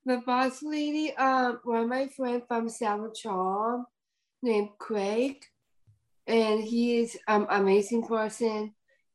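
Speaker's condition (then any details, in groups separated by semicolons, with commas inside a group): Down syndrome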